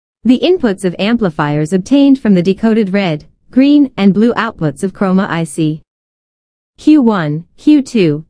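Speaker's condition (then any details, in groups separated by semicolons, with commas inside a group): No condition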